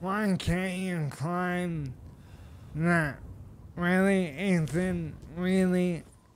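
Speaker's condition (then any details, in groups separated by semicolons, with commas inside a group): ALS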